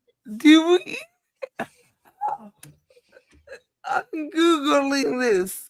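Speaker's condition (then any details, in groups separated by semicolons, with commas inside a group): Cerebral palsy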